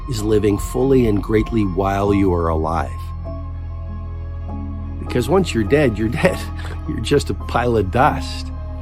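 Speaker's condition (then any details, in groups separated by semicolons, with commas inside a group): No condition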